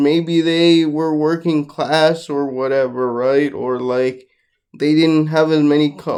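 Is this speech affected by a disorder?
Yes: ataxic cerebral palsy.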